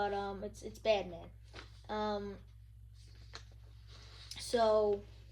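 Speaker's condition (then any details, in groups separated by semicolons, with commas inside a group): No condition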